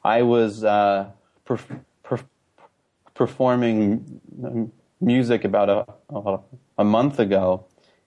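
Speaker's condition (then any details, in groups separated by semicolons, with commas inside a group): Stuttering; formerly on receiving end of stuttering support groups, NSA local chapters; talks more freely about and advertises stuttering, less ashamed since joining Stutter Social hangouts; repeated sounds, blocks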